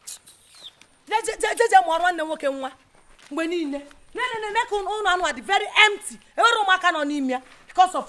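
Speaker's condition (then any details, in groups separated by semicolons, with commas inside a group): No condition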